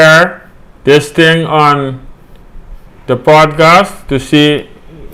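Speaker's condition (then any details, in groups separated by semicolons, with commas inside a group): No condition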